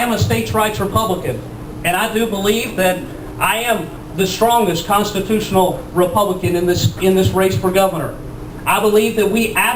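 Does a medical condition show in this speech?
No.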